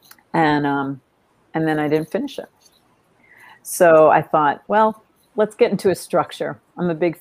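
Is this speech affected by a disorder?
No.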